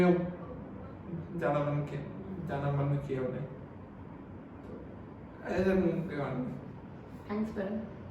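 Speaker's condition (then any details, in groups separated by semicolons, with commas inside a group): Cerebral palsy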